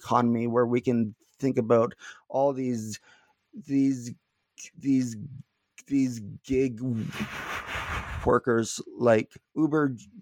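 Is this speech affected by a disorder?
Yes: stuttering; little stuttering during this recording; not stuttering much at time of recording; here repeated words.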